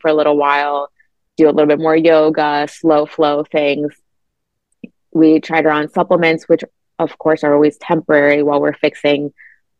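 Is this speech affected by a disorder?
No.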